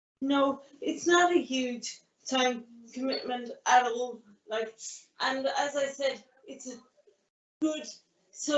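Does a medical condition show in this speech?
Yes: cerebral palsy.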